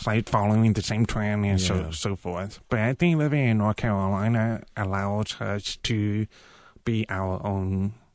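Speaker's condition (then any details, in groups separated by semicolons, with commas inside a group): Profound deafness; interpreter used on Project Runway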